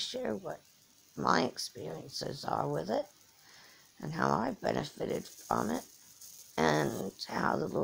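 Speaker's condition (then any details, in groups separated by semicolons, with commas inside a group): Cerebral palsy; from birth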